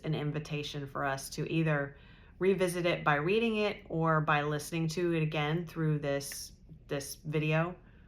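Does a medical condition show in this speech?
No.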